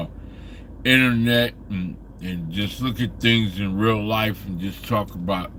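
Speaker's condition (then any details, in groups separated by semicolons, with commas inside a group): Slurred speech; still slurs words occasionally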